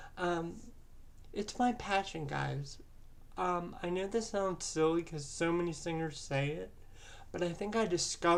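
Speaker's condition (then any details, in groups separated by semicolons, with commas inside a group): Cerebral palsy; present from birth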